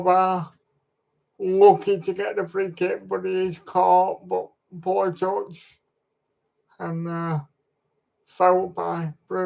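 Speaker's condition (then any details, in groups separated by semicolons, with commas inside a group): Cerebral palsy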